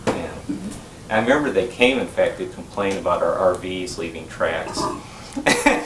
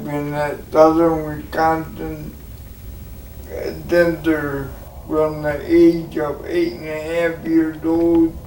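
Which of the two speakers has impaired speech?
The second: cerebral palsy.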